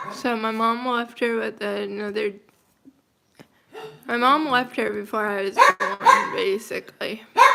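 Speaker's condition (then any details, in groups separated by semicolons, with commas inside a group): Cerebral palsy, mild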